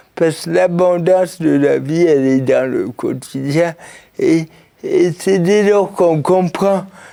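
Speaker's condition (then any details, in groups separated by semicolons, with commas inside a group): Cerebral palsy; since birth, birth injury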